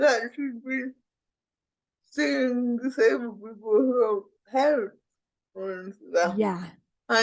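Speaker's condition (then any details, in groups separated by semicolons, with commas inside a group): Cerebral palsy; speech impediment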